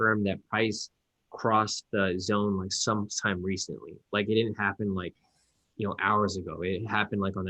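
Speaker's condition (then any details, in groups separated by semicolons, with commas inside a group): No condition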